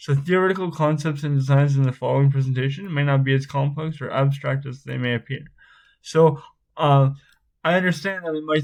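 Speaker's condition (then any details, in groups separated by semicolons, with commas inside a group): Spastic cerebral palsy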